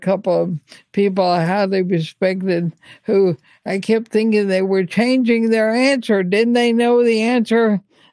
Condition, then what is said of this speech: ALS (motor neuron disease). And so you're going to hear a little bit of slurring, but my mind is